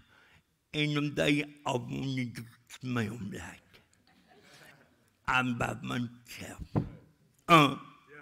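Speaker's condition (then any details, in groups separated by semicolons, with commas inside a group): Cerebral palsy; speech still affected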